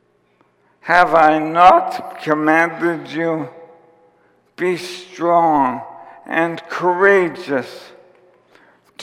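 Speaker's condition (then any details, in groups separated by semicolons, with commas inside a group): ALS; diagnosed about two and a half years before recording, symptoms began about four years before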